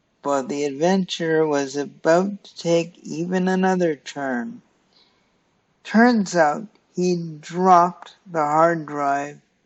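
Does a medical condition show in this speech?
Yes: cerebral palsy; stiff muscles.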